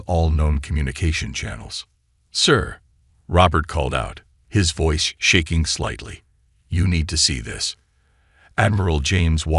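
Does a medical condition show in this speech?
No.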